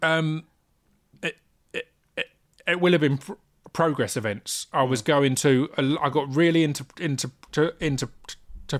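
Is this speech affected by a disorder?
Yes: stammer; stutter, unnoticed during rapping and spoken word years, noticed with radio show and podcast, works with STAMMA; struggles with hard g sounds, had pet renamed Finley to avoid hard g name; here repeated sounds, repeated words, blocks.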